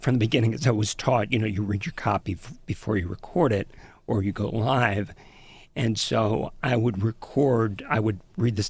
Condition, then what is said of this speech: Spasmodic dysphonia. While it sounds like sometimes I might be about to take my last breath, that is not true.